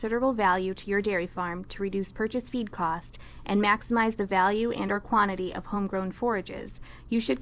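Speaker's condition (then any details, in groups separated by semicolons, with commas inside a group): No condition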